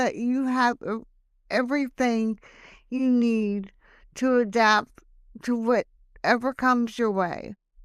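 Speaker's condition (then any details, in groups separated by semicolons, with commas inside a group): Hemiplegic cerebral palsy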